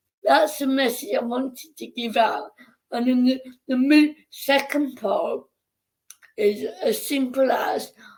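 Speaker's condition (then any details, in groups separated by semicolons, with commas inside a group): Cerebral palsy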